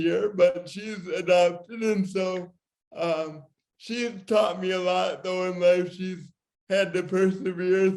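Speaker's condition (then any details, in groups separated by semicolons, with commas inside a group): Cerebral palsy; from birth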